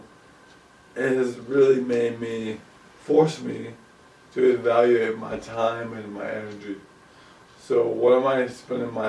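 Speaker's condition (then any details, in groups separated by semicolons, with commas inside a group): ALS; about 2 years since onset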